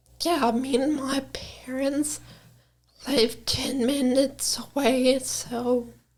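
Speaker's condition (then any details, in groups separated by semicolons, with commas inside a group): Brain injury; caused by brain aneurysm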